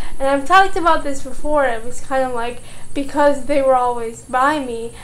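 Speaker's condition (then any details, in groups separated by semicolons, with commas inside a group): Cerebral palsy, mild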